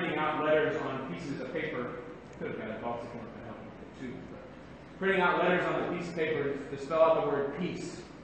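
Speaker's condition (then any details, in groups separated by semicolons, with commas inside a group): No condition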